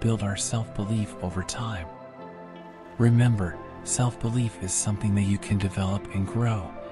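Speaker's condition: No condition

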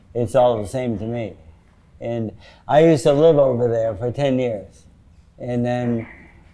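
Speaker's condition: Parkinson's disease; symptoms said less severe than another Parkinson's patient's, sometimes

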